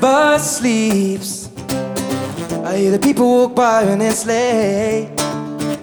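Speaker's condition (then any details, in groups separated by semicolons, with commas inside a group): No condition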